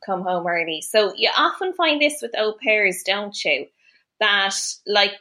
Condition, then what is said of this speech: None; typical speech.